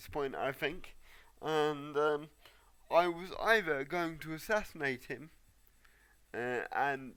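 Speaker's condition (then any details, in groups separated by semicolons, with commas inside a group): Cerebral palsy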